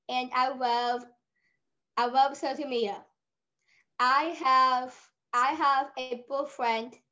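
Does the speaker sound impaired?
Yes: Down syndrome; adult with down syndrome; 22 years old; may be hard to follow for unfamiliar listeners, read most answers from a prepared script.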